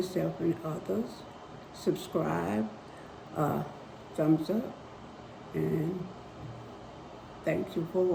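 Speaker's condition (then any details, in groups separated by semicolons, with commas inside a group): Spinal neurosarcoidosis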